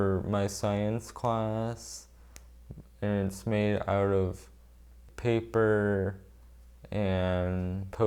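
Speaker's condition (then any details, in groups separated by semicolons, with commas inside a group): Brain injury; traumatic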